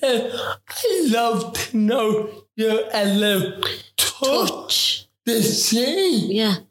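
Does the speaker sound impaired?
Yes: ataxic cerebral palsy; talks word for word.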